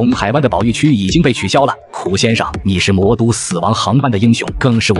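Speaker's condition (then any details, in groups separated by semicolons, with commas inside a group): No condition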